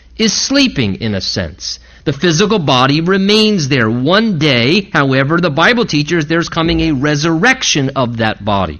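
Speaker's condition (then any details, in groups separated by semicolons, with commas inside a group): No condition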